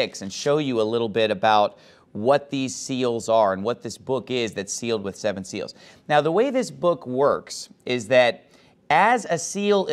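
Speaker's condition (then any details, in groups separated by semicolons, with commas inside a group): No condition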